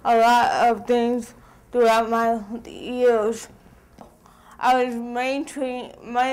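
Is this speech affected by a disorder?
Yes: cerebral palsy; diagnosed at age 2, 17 years since.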